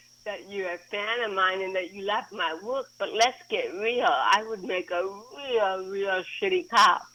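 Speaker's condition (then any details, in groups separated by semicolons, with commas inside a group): Cerebral palsy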